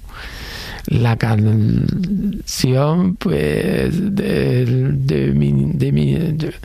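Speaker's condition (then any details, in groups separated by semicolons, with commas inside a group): Stuttering; stutter since childhood; still stutters, mild; self-described as a little stuttering; repeated words, prolonged sounds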